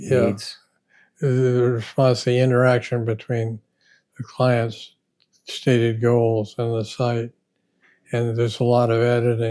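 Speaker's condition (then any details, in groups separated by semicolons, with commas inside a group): Parkinson's disease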